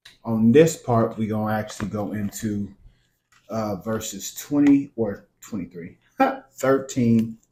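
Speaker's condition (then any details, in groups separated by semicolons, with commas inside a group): No condition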